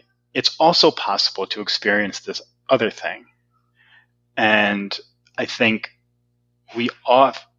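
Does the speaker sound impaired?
Yes: stuttering; formerly more severe stuttering, fluency shaping tried in high school or younger, ineffective; still stutters, has challenging days; once looked at ceiling while stuttering, later learned to lower eyes and make eye contact; here prolonged sounds.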